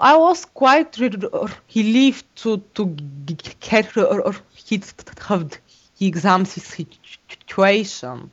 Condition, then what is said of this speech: Stuttering. I have problems with public speaking and with speaking in stressful conditions like interviews.